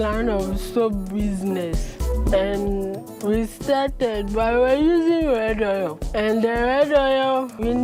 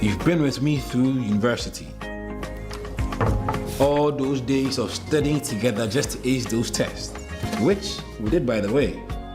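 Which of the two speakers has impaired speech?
The first: cerebral palsy; from birth; 24 years since birth.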